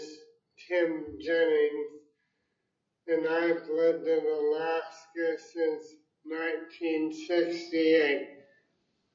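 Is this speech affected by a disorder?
Yes: ALS; progressive neurodegenerative disease, walking also expected to be lost, multidisciplinary ALS clinic in Minnesota; speaks own lines in pre-recorded audio testimony; expected to lose speech and swallowing within a few short years.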